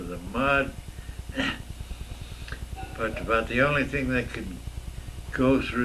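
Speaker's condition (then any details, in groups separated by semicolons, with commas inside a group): Myasthenia gravis; neurological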